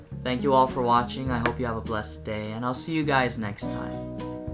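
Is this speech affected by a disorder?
No.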